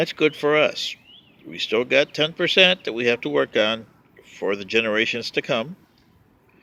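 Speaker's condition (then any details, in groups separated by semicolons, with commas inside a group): No condition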